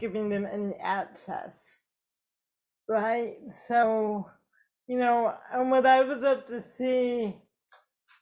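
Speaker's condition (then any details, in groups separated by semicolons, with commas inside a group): Cerebral palsy; affects speech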